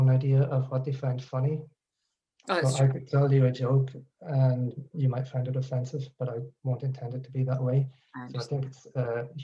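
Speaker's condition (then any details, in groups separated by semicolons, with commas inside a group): No condition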